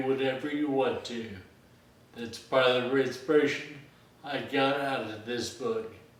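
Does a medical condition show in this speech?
Yes: Friedreich ataxia; inherited; diagnosed at age 12.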